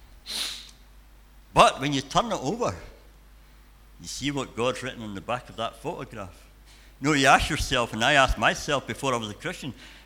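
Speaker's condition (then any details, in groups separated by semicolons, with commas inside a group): Cleft palate and cleft lip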